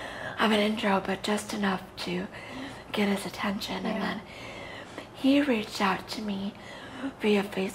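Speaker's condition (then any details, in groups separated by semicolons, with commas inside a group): Cerebral palsy; very premature birth; ten years intensive physical therapy, no wheelchair or walker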